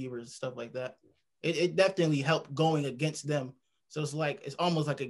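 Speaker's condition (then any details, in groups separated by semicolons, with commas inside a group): No condition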